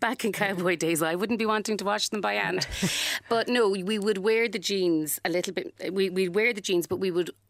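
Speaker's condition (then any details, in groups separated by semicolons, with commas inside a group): No condition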